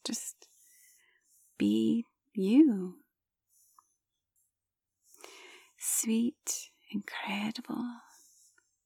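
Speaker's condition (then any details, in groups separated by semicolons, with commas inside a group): No condition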